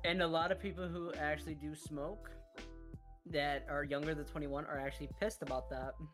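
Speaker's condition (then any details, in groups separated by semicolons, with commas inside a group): No condition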